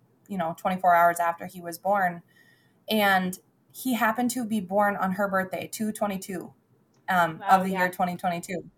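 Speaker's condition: No condition

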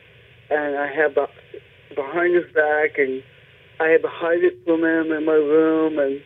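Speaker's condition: Cerebral palsy; speech impediment while growing up

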